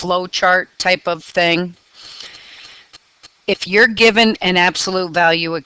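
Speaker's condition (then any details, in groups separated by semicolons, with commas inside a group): No condition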